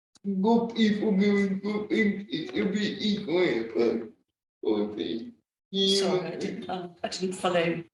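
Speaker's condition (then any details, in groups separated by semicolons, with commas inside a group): Cerebral palsy, spastic and dyskinetic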